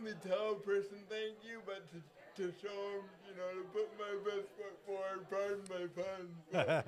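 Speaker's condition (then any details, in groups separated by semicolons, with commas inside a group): Cerebral palsy; conductive learning therapy, therapeutic horseback riding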